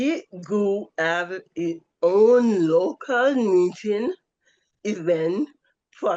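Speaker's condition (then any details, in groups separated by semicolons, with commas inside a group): Cerebral palsy; affects voice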